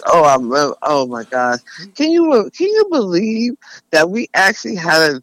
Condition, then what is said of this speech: Tongue cancer surgery. Still, I talk with a lisp.